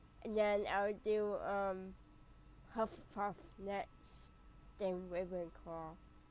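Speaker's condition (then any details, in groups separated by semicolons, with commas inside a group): Cerebral palsy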